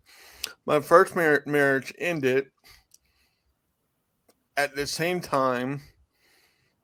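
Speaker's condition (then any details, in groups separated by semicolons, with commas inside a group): Cerebral palsy; from birth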